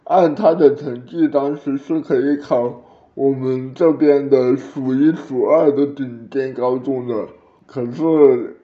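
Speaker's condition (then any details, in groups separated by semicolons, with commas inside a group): Cerebral palsy; blue at birth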